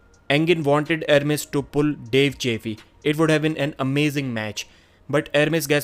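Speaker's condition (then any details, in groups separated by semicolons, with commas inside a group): No condition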